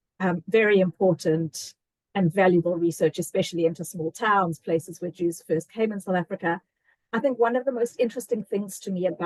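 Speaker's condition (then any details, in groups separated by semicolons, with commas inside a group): No condition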